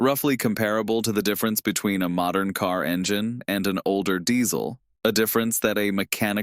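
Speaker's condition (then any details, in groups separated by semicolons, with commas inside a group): No condition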